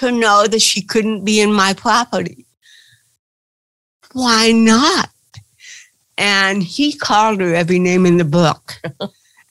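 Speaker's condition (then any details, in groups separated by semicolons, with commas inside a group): Cerebral palsy; since birth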